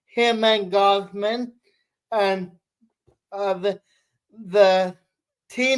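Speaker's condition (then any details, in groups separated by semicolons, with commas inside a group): Cerebral palsy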